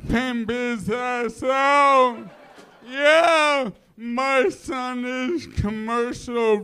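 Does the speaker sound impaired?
Yes: ALS; powered wheelchair user.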